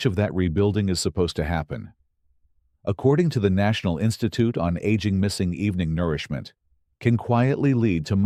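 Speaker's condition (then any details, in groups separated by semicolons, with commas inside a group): No condition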